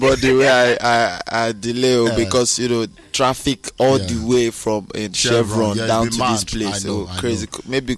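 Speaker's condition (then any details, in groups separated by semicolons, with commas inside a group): No condition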